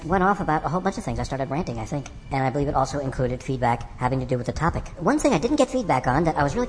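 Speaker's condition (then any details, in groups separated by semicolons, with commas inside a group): No condition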